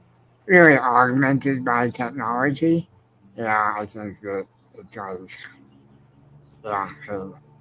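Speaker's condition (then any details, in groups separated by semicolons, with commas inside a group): Spinal muscular atrophy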